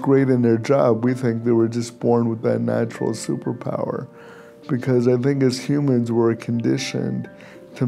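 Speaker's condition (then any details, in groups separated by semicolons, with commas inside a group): Cerebral palsy; disabling form, wheelchair user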